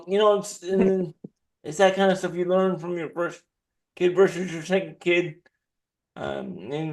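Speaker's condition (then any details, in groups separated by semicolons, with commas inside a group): Cerebral palsy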